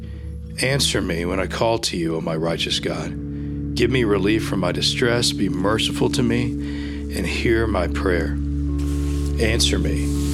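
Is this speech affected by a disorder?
No.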